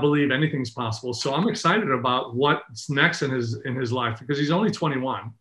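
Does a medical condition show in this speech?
No.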